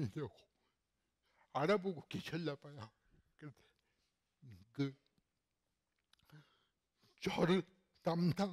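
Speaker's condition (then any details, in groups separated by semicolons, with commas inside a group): Cerebral palsy; fairly severe in childhood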